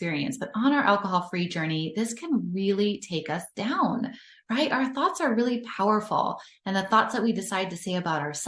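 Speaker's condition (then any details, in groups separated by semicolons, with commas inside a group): No condition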